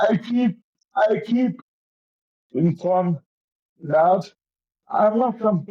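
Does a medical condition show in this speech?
Yes: cerebral palsy; affects coordination.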